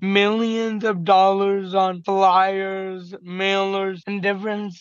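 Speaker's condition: Cerebral palsy, mild

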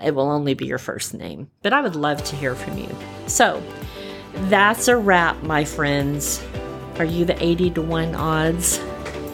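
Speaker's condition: Repaired cleft palate; singing and public speaking

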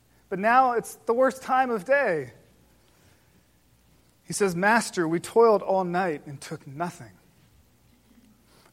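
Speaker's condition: No condition

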